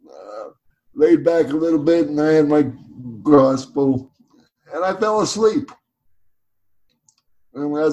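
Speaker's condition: Cerebral palsy; uses wheelchair for mobility

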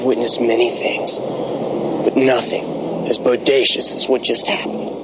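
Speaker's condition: No condition

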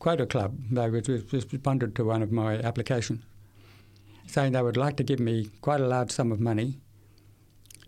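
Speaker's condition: Severe to profound hearing loss, acquired, from meningitis at age 8; struggles to follow fast speech and lecturers facing away

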